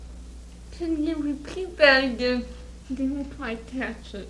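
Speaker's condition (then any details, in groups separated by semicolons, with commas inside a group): Cerebral palsy; foot drop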